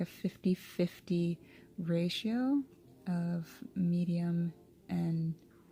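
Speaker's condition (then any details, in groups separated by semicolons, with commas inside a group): No condition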